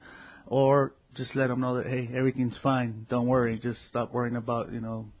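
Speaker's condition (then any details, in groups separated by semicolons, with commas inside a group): No condition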